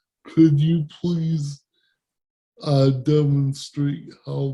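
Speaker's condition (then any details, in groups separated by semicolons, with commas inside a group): Cerebral palsy; present from birth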